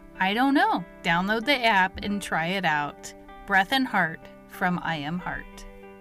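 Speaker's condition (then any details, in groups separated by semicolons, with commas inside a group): No condition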